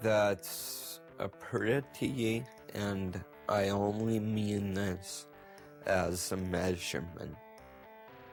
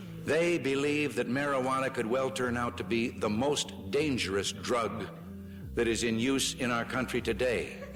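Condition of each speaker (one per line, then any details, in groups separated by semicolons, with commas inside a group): Multiple sclerosis
No condition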